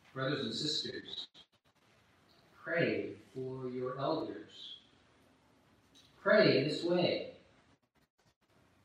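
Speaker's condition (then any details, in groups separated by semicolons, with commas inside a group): No condition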